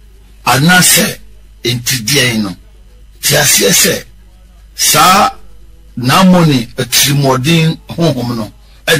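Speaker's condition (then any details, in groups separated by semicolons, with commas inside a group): No condition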